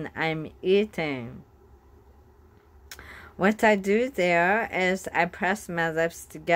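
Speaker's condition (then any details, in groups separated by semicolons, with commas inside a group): Bulbar ALS, bulbar onset; affects eating and speaking, frequent tongue biting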